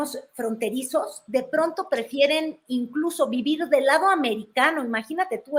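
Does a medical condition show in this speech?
No.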